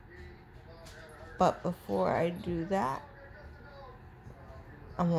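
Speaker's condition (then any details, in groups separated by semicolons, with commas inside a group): Cerebral palsy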